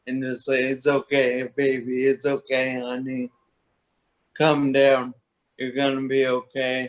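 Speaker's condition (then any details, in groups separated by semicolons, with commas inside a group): Toxic leukoencephalopathy, locked-in syndrome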